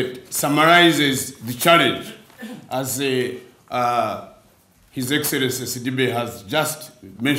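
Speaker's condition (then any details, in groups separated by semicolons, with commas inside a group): No condition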